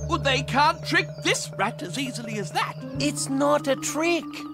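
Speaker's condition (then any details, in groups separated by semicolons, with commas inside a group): No condition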